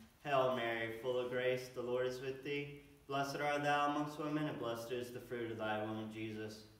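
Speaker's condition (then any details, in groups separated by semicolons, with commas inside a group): No condition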